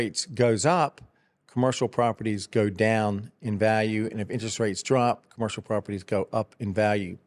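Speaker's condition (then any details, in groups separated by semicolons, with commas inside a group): No condition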